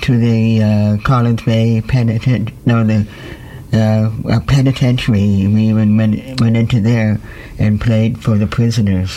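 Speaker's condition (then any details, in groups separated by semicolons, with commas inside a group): Deafness; wears hearing aids; some speech problems, host understands fine, voice does not allow singing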